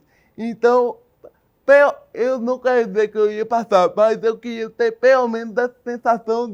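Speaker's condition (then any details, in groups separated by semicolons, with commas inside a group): Cerebral palsy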